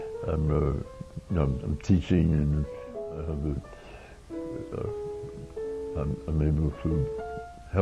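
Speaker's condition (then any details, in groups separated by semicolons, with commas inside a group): Oromandibular dystonia (Meige syndrome); face, mouth, eyelid muscles affected, onset in jaw; Botox temporary relief, undiagnosed about eight years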